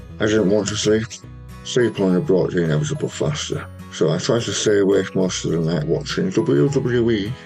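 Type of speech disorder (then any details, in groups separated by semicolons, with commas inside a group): Speech after partial glossectomy; tongue cancer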